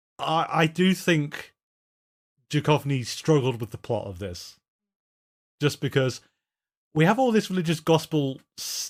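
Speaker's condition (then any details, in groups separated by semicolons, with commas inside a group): No condition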